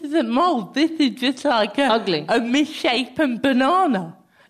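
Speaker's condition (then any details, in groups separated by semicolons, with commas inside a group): Cerebral palsy; clumsy movement; speech impediment, poor diction, phrases like 'speech impediment' hard to say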